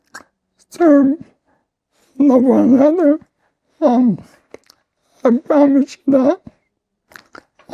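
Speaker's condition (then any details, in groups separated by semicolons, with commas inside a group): ALS; voice and lungs affected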